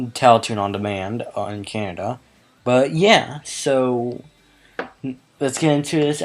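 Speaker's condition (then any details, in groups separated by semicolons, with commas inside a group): No condition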